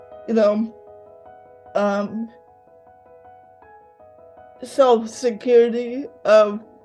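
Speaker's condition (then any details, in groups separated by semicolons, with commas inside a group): Cerebral palsy, mild; affects only mouth, lifelong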